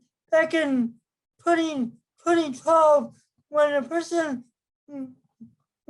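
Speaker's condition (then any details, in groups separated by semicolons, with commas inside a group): Cerebral palsy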